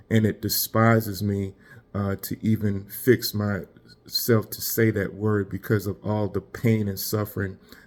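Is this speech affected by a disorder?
No.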